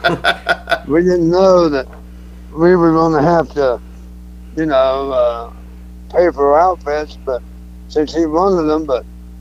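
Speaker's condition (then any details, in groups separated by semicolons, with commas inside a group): Throat cancer; cancer survivor, alive and well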